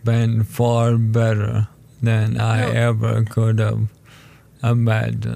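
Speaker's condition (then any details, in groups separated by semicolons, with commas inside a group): ALS; told condition is terminal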